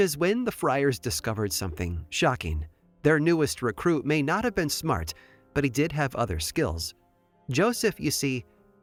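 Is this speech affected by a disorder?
No.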